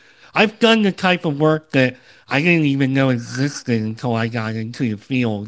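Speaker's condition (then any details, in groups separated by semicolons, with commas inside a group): Cleft lip and palate, Opitz G/BBB syndrome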